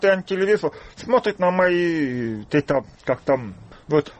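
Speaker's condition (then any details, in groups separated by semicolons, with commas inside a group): Deafness; congenital deafness, kindergarten with hearing children, then school for the deaf, no hearing aid in childhood; speaks little, lip-reads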